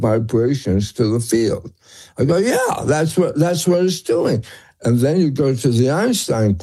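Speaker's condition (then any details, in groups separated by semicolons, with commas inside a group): Tongue cancer; presented with ear pain and hearing problem, malignant throat scan, later benign; slurred speech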